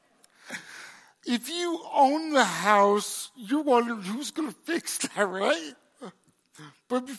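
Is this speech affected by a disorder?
Yes: cerebral palsy; congenital.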